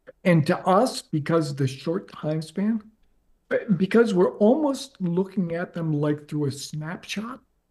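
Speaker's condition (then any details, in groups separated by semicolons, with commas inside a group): ALS; progressive, onset leg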